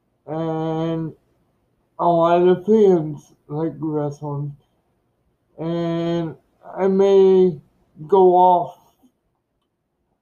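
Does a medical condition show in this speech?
Yes: cerebral palsy; speech described as not normal due to cerebral palsy.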